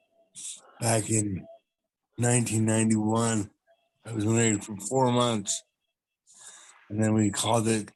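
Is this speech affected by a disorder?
Yes: traumatic brain injury; car crash.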